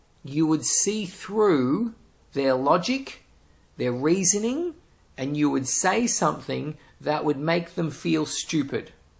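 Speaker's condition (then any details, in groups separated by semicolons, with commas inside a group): No condition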